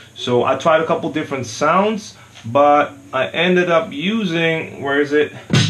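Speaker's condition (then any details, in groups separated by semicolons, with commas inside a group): No condition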